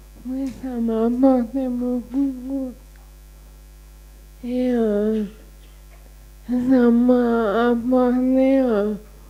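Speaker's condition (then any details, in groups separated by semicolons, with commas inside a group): Friedreich's ataxia; diagnosed at 11, about 23 years ago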